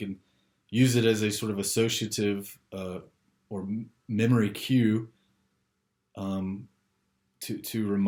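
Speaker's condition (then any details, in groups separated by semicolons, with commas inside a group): No condition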